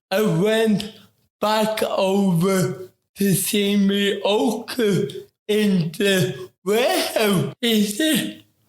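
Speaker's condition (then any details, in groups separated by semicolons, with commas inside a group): Ataxic cerebral palsy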